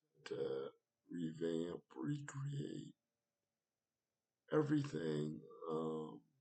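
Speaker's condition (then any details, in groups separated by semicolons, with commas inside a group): Cerebral palsy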